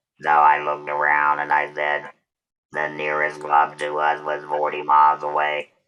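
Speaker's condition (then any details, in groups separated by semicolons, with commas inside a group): Total laryngectomy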